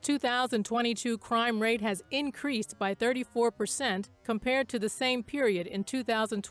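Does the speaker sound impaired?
No.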